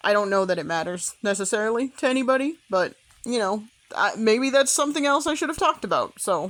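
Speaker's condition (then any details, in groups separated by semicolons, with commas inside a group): No condition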